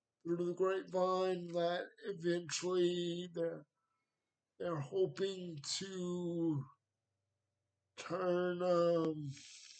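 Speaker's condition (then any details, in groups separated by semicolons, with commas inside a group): Cerebral palsy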